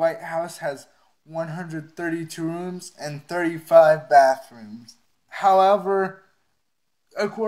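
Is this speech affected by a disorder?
Yes: cerebral palsy; uses wheelchair.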